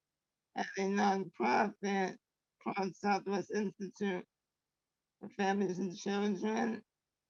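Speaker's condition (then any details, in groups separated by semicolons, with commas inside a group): Traumatic brain injury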